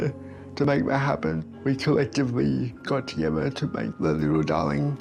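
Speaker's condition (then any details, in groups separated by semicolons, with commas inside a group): Cerebral palsy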